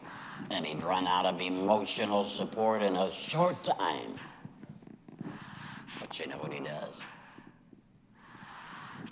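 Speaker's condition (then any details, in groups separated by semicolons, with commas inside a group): Laryngectomy after throat cancer; likened to kazoo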